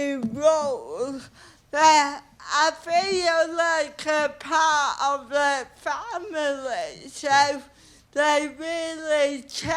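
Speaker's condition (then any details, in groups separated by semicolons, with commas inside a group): Cerebral palsy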